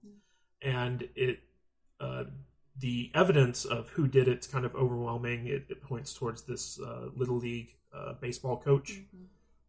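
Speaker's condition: No condition

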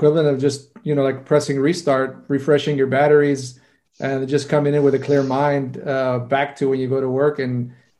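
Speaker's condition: No condition

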